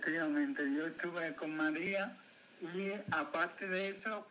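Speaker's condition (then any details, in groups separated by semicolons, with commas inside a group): Cerebral palsy; lifelong physical motor disability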